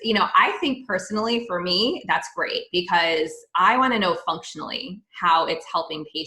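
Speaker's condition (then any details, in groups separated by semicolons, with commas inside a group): No condition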